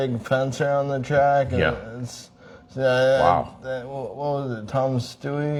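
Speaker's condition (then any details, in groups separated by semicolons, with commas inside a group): Traumatic brain injury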